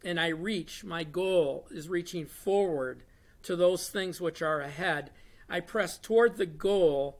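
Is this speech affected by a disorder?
No.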